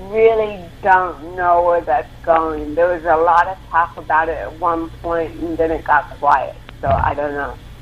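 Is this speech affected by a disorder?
Yes: cerebral palsy; involuntary movements.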